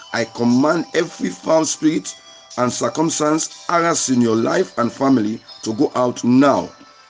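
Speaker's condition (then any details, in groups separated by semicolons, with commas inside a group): No condition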